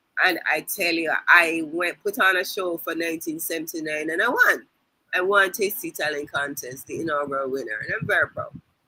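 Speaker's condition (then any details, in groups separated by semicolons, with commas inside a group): No condition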